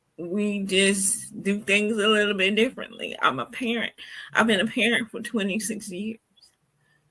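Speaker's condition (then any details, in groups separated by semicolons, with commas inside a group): Cerebral palsy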